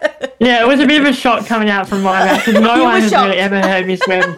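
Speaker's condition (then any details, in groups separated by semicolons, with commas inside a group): Bilateral cleft lip and palate; congenital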